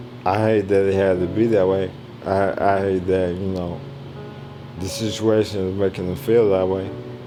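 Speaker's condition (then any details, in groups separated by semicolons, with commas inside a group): ALS; speech progressively lost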